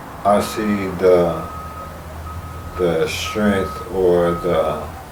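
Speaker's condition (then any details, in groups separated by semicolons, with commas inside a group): ALS; speech progressively lost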